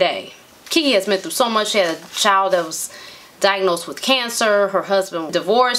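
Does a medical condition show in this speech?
No.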